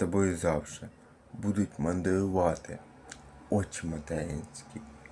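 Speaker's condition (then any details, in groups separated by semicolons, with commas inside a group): Cerebral palsy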